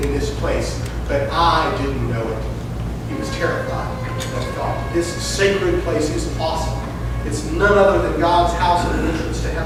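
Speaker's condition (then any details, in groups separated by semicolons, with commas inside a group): No condition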